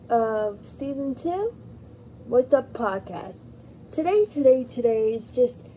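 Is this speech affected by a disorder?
Yes: cerebral palsy.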